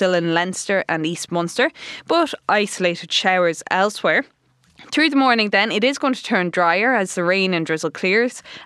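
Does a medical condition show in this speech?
No.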